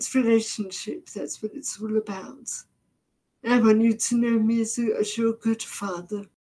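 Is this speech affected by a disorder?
Yes: deafness, severe; progressive, hard of hearing to partially deaf to current level, brain misinterprets sounds and speech, also visually impaired; effectively profoundly deaf, hears noises but cannot identify them, sees blurs; can hardly understand speech, vocabulary partly picked up from reading.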